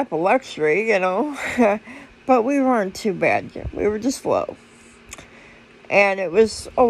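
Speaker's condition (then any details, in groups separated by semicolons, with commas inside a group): Cerebral palsy; speech noticeably atypical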